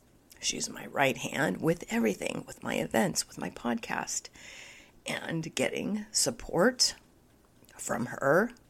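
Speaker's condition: Spasmodic dysphonia; onset earlier this year, ongoing; symptoms probably audible in recording, still navigating condition; voice audibly affected

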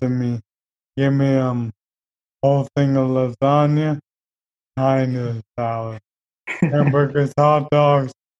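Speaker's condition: ALS; harder to talk and be understood

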